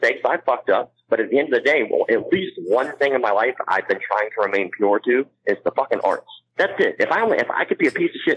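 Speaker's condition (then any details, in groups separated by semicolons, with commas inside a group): Cleft palate; congenital cleft palate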